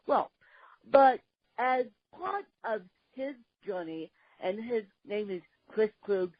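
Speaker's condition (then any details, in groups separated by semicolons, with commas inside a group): Cerebral palsy, mixed, moderate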